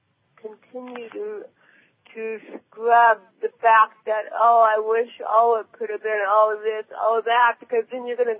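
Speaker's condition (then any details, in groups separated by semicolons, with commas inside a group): Cerebral palsy; present from birth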